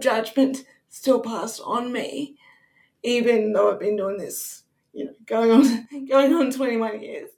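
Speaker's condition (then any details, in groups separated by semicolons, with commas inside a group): Cerebral palsy; wheelchair user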